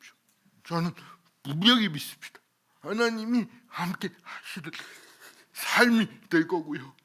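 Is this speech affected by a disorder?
Yes: cerebral palsy.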